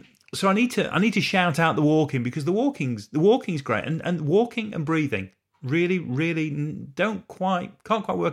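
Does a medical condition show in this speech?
No.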